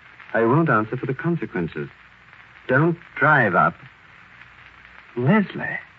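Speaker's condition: No condition

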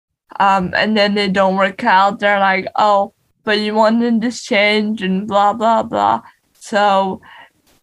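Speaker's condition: Cerebral palsy; non-progressive

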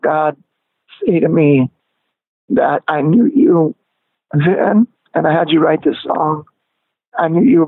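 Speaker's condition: Spasmodic dysphonia; voice lost power, grew weaker, lost control, could not hit notes, range shrank high and low, lost singing

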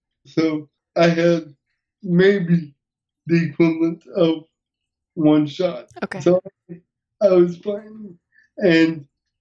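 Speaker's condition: Cerebral palsy; uses wheelchair, hearing intact

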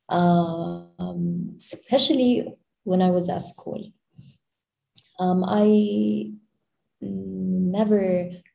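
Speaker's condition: Stuttering; onset in fourth grade, around age 9-10; gets stuck, blocks, speaks much better now, confident, moves on after getting stuck; prolonged sounds

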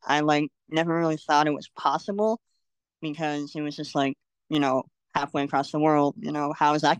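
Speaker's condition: Cleft lip and palate; congenital

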